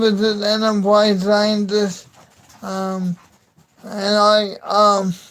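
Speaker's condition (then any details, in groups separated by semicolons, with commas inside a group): Cerebral palsy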